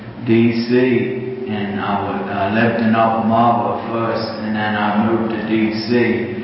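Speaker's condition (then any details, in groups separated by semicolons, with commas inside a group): Mild cerebral palsy; cannot stand up long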